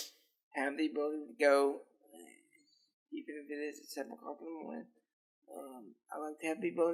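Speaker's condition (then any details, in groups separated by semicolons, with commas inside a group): Cerebral palsy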